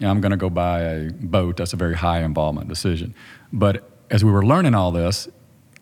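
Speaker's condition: No condition

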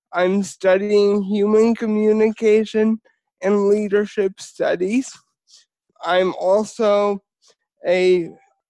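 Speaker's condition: Spastic cerebral palsy

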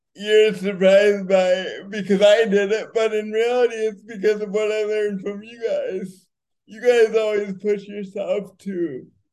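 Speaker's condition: Cerebral palsy; wheelchair user

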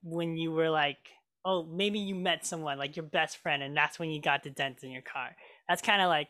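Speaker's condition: Cleft lip and palate; made eating, talking and singing hard growing up

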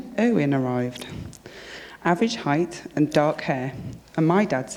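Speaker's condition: No condition

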